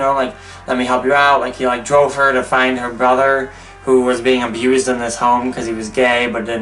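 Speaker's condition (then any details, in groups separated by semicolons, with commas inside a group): No condition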